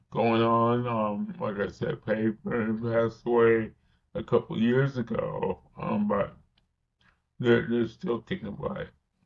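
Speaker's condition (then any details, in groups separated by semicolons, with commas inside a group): Cerebral palsy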